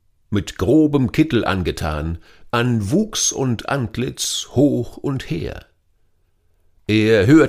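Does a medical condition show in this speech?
No.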